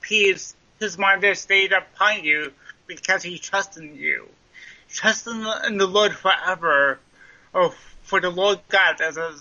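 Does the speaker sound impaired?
Yes: cerebral palsy; mild form, lifelong since childhood, trouble writing, slow running, mile took 21 minutes, school accommodations; speech impediment, sounds like Wendy's drive-through speaker box, may sound drunk.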